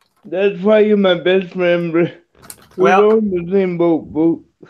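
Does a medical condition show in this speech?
Yes: cerebral palsy.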